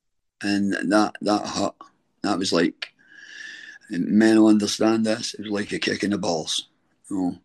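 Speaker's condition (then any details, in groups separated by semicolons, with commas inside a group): Throat cancer treatment effects; deep voice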